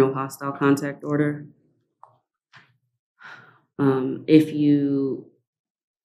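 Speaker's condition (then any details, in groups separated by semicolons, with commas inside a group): No condition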